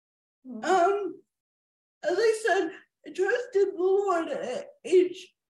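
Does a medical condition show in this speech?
Yes: cerebral palsy, quadriplegia; self-described clear voice, dry throat during talk, hosts want to understand better.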